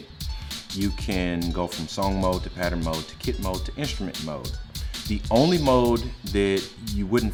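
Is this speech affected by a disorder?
No.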